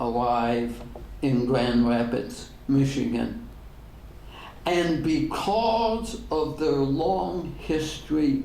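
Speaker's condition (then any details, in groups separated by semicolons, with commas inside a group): ALS; degenerative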